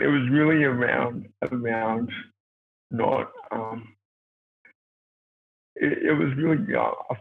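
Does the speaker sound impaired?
Yes: cerebral palsy; born two months premature.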